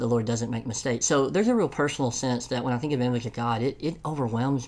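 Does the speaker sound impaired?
Yes: cleft lip and palate; congenital, present from birth; listener heard 'palate' as 'pilot', self-described enunciation not always good, attributed to being from Tennessee.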